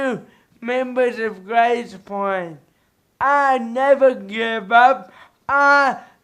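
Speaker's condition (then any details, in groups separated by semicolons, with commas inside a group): Cerebral palsy; speech slightly improved recently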